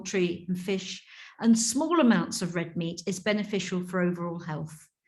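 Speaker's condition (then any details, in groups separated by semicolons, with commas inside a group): No condition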